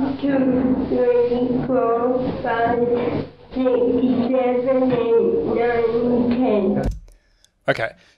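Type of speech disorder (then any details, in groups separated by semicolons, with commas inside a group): Spastic dysarthria; cerebral palsy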